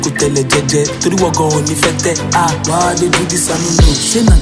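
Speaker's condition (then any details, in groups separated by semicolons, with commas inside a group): No condition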